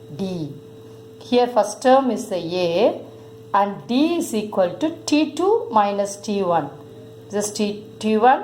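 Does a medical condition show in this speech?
No.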